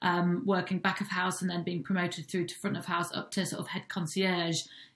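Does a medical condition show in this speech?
No.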